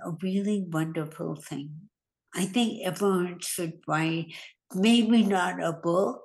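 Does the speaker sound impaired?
Yes: hemorrhagic stroke; near-fatal brain bleed with unconsciousness, weak right side, right-handed, now types only with left hand; more than a year after stroke; trouble putting thoughts into language, brain works faster than tongue, hard getting words out quickly.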